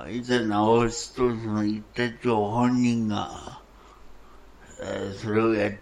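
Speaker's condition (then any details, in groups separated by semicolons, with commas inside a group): Cerebral palsy; congenital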